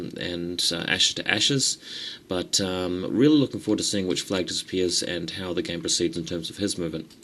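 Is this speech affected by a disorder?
No.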